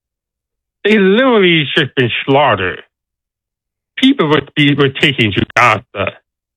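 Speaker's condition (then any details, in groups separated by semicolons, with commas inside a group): Deafness; deaf accent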